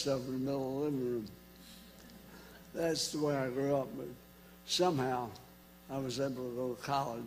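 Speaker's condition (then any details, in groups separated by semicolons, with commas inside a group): ALS; diagnosed about two weeks ago; vocal cord difficulty for one to two years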